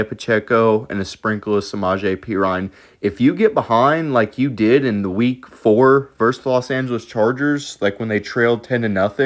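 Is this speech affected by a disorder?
No.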